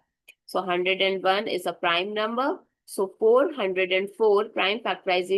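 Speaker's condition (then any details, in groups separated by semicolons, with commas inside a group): No condition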